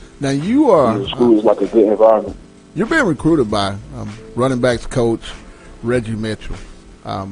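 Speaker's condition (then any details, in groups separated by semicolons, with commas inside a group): No condition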